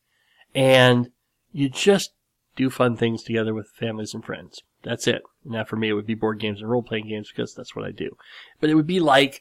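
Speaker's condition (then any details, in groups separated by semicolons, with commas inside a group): Cleft lip and palate; nose still slightly crooked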